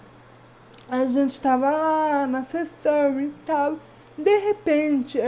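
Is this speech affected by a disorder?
Yes: cerebral palsy.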